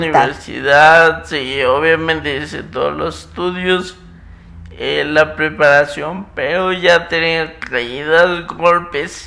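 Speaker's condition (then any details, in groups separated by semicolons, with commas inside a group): Muscular dystrophy; genetic, affects movement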